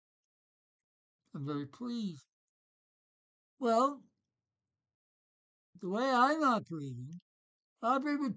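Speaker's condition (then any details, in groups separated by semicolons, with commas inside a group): Parkinson's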